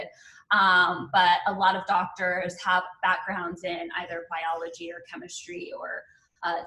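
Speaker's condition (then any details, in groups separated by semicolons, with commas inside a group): No condition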